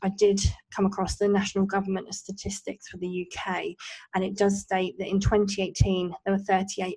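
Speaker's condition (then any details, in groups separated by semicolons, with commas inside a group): Cleft lip and palate; born with cleft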